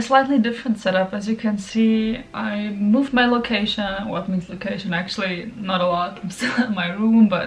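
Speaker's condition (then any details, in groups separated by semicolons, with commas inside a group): No condition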